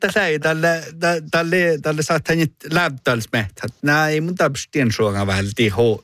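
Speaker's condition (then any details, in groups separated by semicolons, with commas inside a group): No condition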